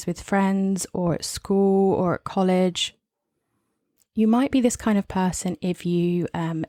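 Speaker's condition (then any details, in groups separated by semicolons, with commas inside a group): No condition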